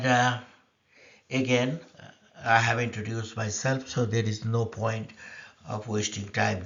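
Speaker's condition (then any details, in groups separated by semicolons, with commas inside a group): No condition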